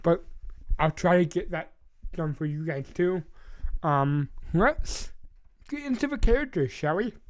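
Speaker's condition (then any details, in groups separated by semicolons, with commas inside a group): Cerebral palsy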